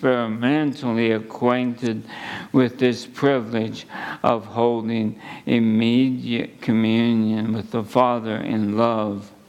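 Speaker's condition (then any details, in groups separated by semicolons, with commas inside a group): ALS; at least a couple of months since diagnosis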